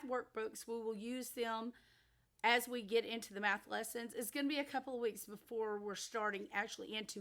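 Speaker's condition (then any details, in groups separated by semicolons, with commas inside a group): No condition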